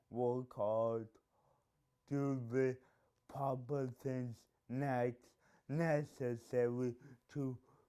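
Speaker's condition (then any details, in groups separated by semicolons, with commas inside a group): Cerebral palsy; speech impediment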